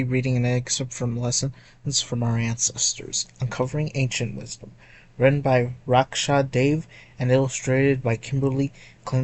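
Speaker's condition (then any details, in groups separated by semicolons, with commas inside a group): No condition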